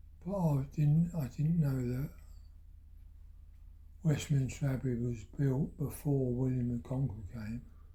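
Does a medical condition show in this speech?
Yes: Parkinson's.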